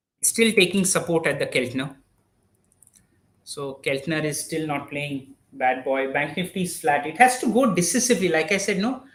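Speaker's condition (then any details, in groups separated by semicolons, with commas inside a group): No condition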